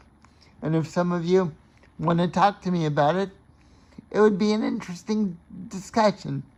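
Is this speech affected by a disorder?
Yes: cerebral palsy.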